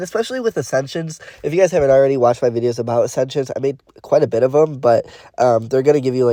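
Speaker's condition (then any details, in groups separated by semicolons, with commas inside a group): No condition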